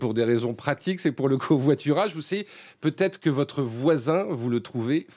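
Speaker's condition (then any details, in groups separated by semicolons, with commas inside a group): No condition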